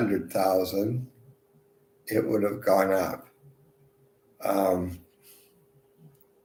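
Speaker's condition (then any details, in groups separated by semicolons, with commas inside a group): Multiple sclerosis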